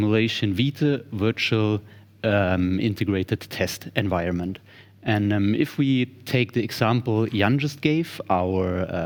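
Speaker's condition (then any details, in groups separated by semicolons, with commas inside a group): No condition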